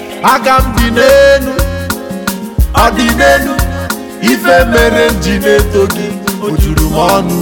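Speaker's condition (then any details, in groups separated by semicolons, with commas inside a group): No condition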